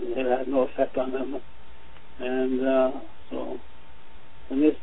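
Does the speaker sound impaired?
Yes: Parkinson's disease; diagnosed 15 years ago, slight right hand tremor progressing to stage 3 right, stage 2 left; after neural feedback therapy with Dr. Jacqueline Gisborne at Colorado clinic.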